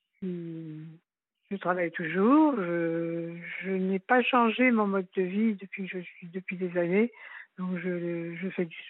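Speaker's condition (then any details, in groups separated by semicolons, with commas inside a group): Parkinson's disease; left leg dragging, frequent tripping, noticed by sports coach, diagnosed by rheumatologist, confirmed by neurologist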